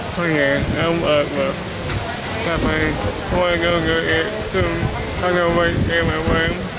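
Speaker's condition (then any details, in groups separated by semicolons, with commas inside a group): Cerebral palsy; body affected; speech disability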